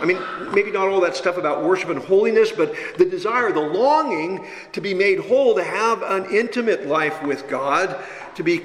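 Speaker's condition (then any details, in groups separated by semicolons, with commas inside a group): No condition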